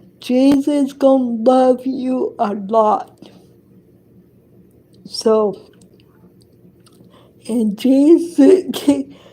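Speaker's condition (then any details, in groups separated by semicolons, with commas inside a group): Cerebral palsy; affects hand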